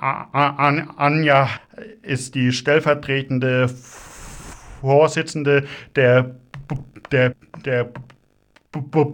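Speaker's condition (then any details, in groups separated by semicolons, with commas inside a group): Stuttering; developmental, lifelong, possibly inherited, father stuttered, brother fluent, logopedic speech therapy, constant since second grade; stutter possibly not noticed by listeners; repeated words, prolonged sounds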